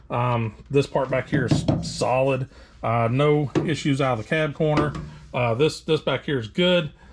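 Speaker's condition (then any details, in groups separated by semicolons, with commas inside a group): No condition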